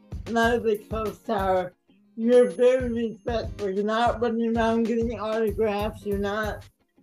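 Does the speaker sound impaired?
Yes: cerebral palsy, mild; mild speech impediment, sometimes hard to understand, mistaken for intoxicated, conscientious about clear diction.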